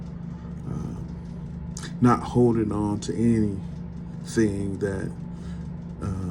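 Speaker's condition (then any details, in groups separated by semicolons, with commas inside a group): No condition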